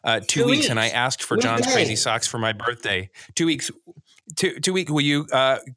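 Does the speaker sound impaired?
No.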